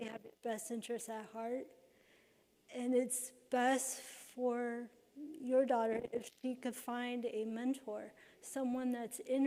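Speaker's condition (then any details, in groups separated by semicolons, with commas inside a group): Cerebral palsy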